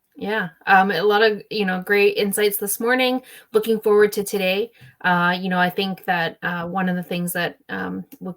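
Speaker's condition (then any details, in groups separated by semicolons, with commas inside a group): No condition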